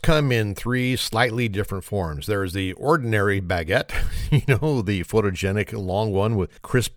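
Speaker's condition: No condition

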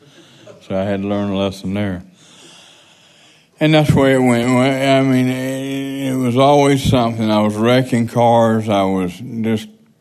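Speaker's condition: Parkinson's

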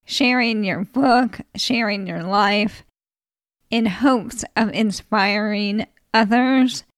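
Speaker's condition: ALS; als onset in hand at 38, thumb-forefinger muscle loss, very little hand strength, very slow progression; body changing with disease, described as dying; still able to swallow and eat without choking, feeding tube not yet used

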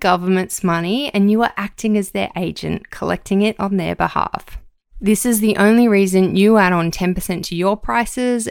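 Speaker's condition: No condition

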